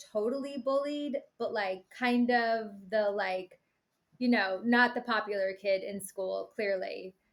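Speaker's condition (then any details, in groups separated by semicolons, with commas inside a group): No condition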